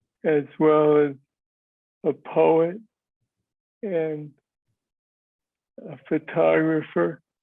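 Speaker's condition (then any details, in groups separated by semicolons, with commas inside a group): Parkinson's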